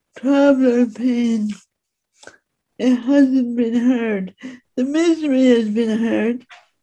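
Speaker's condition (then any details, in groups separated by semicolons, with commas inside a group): Speech impediment; disabled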